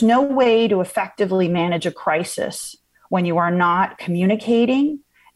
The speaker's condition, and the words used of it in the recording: No condition.